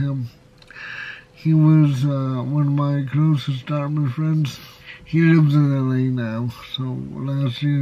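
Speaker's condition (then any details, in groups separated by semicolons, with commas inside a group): Cerebral palsy, severe; spastic type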